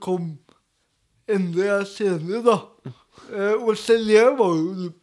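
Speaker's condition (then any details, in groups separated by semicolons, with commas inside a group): Cerebral palsy; speech difficulties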